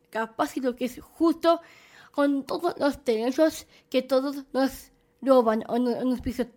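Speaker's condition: Down syndrome; present from birth

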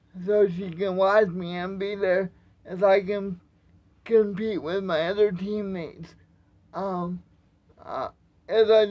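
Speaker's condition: Cerebral palsy; wheelchair user

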